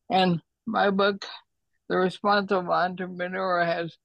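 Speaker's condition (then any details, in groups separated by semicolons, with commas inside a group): ALS; hands affected, cannot write, types carefully, needs to sit when breathless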